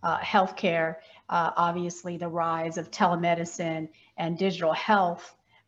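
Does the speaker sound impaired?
No.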